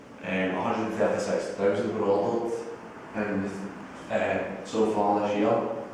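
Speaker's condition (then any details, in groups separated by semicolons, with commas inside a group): No condition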